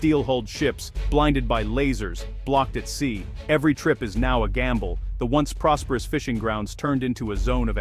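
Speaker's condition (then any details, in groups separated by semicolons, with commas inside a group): No condition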